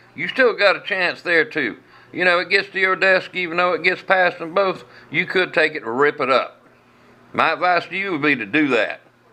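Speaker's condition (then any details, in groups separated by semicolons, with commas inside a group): No condition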